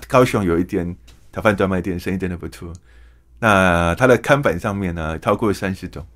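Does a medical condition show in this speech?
Yes: hearing impairment.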